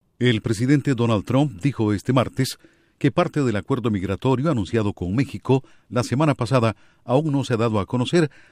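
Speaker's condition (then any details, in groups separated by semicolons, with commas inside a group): No condition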